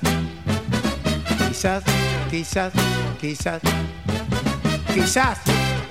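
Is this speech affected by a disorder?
No.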